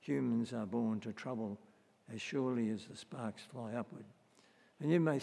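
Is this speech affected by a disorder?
Yes: Parkinson's disease; varying, unpredictable effects, best with careful medication timing and enough rest; voice may crack, concern about voice carrying through.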